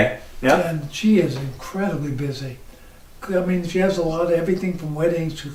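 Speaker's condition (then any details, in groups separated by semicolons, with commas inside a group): ALS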